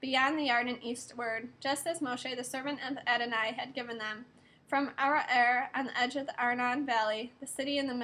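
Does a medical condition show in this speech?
No.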